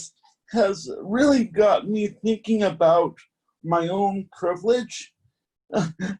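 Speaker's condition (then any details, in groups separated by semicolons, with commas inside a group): Cerebral palsy; spastic type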